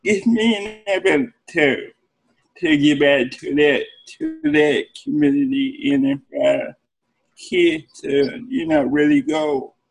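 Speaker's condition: Cerebral palsy; therapists involved in upbringing

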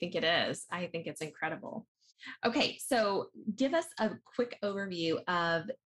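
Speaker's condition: No condition

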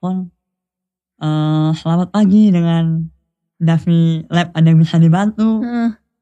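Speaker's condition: Cleft lip (sumbing); concern about phone calls

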